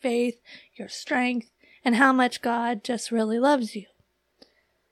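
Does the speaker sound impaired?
No.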